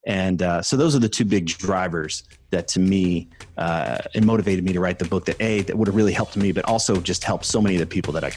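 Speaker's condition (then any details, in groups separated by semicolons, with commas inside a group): No condition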